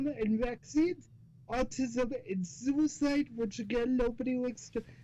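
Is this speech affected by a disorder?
Yes: cerebral palsy.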